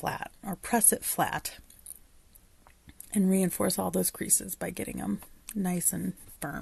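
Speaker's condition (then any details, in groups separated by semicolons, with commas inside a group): No condition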